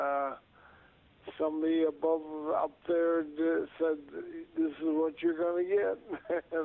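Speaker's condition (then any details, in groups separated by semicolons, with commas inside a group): Multiple sclerosis; secondary progressive; low dose naltrexone six months, walks with two-wheeled trolley; speech not very good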